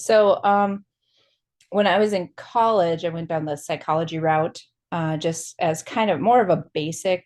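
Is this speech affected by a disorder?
No.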